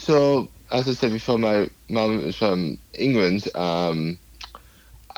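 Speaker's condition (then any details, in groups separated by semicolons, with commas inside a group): Cerebral palsy; adult, past speech therapy, rock band video game from mother used alongside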